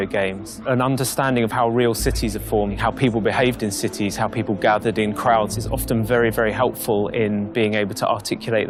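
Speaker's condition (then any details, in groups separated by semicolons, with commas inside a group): No condition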